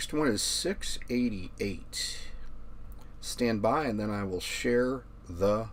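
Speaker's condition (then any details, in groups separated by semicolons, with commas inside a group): No condition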